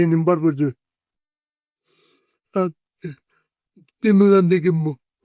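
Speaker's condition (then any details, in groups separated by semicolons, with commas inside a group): Cerebral palsy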